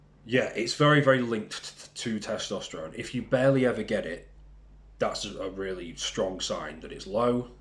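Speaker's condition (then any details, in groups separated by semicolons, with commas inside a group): No condition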